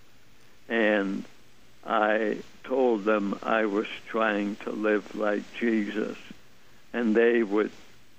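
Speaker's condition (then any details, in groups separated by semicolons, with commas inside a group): ALS; ALS diagnosed 2001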